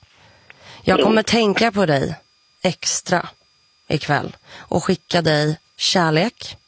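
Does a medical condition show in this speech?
No.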